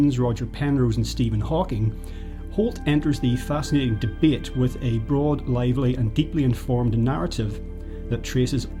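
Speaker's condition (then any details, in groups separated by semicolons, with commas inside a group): No condition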